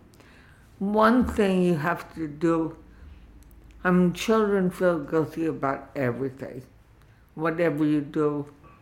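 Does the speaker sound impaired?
Yes: dysarthria after stroke; stroke in early 40s, limping at onset, initially unable to talk, used communication board, regained speech; right arm good, mild ataxia hardly noticeable, slight shaking, formerly marked shaking; slow speech, affects tongue, intermittent.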